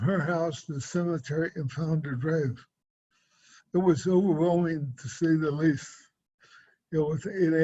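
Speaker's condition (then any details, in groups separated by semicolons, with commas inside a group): Cerebral palsy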